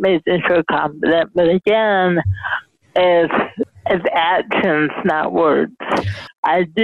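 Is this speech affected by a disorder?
Yes: mild cerebral palsy; speech affected.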